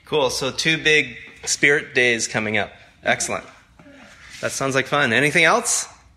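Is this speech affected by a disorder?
No.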